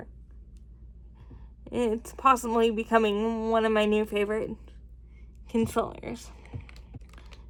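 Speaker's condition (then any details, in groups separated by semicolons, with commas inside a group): Cerebral palsy, spastic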